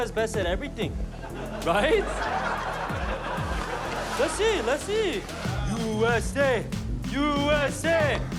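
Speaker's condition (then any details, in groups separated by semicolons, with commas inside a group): No condition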